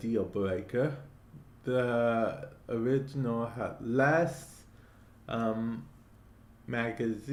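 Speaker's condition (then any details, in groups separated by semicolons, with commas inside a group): Cerebral palsy; affects speech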